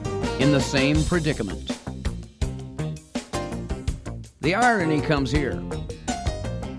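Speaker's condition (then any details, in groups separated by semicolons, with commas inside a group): No condition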